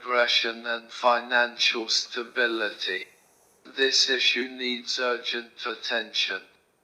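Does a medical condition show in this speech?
Yes: motor neurone disease; right hand onset.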